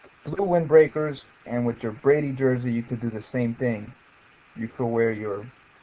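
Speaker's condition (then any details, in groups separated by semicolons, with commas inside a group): No condition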